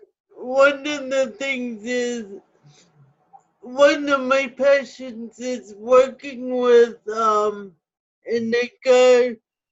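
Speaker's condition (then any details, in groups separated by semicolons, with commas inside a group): Cerebral palsy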